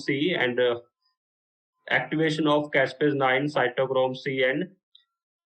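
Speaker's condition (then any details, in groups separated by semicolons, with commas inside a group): No condition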